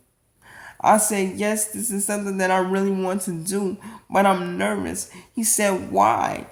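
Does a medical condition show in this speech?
Yes: cerebral palsy; atypical speech.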